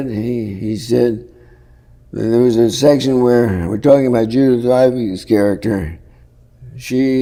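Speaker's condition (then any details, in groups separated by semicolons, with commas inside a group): Parkinson's; worsening, often debilitating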